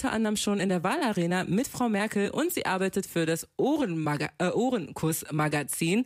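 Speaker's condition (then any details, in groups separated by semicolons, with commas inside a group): No condition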